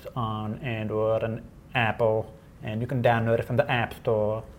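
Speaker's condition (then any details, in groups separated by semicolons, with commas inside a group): Deafness; uses Roger Voice app captioning phone calls instantly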